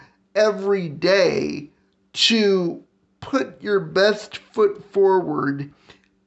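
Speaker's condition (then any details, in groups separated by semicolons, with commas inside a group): Cerebral palsy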